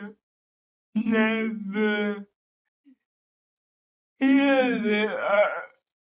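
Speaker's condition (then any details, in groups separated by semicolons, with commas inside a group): Cerebral palsy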